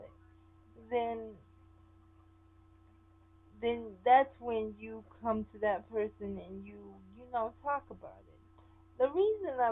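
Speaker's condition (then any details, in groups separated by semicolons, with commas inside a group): Cerebral palsy; from birth, affects hand; uses wheelchair; sometimes affected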